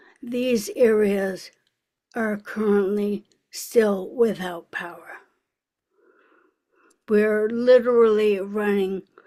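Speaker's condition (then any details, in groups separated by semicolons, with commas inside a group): ALS; speech audibly affected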